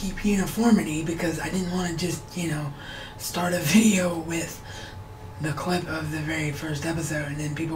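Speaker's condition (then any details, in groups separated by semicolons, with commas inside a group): Cerebral palsy; wheelchair bound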